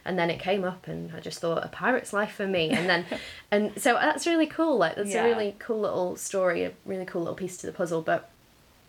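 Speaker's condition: No condition

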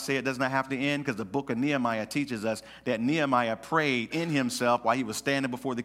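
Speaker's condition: No condition

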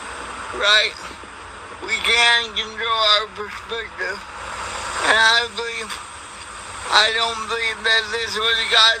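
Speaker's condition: Cerebral palsy; electric wheelchair since age 6

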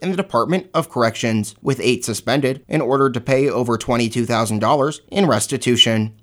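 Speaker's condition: No condition

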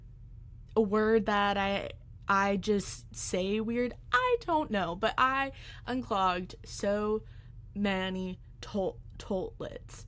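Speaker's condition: Stuttering; fear of speaking in front of groups; repeated sounds, prolonged sounds

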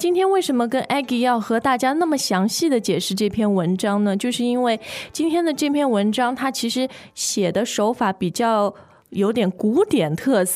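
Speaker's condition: No condition

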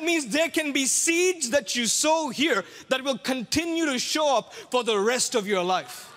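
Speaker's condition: No condition

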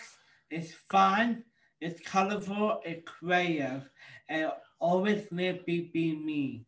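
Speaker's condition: Down syndrome; congestive heart failure

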